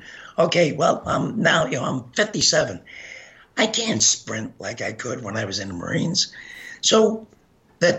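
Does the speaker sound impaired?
Yes: gunshot injury to voice box; from Oak Creek Sikh temple shooting.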